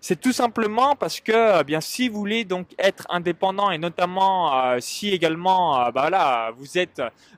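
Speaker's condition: No condition

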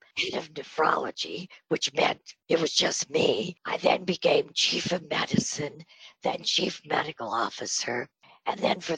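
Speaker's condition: Spasmodic dysphonia; treated with Botox; breathy voice from Botox treatment, sounds like Marilyn Monroe

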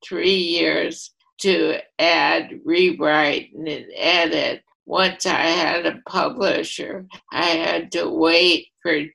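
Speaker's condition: ALS, primary lateral sclerosis; voice affected

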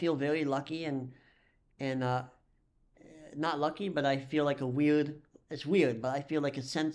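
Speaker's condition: Cleft lip and palate; cause unknown

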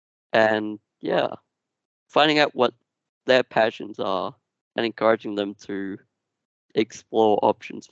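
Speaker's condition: Duchenne muscular dystrophy; genetic, progressive

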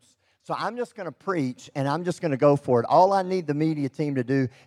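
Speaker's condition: Cleft lip and palate; congenital

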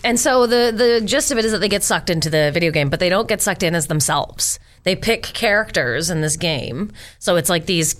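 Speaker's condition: No condition

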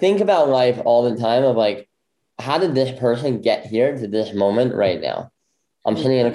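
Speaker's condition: Bilateral cleft lip; congenital bilateral

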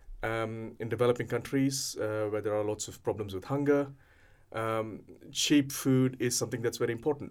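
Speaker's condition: No condition

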